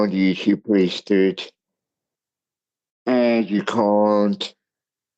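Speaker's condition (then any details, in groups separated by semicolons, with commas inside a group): Cerebral palsy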